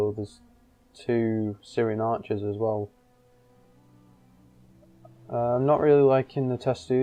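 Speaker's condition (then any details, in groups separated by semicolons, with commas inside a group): No condition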